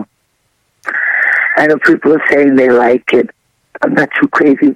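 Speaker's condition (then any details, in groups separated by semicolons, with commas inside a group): Throat cancer; trouble swallowing at onset, first treated as strep, later unable to swallow or breathe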